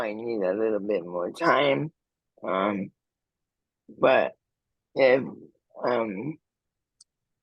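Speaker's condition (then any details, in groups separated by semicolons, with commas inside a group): Cerebral palsy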